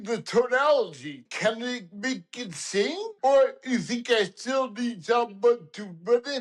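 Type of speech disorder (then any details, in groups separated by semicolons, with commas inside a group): Dysarthria; lithium toxicity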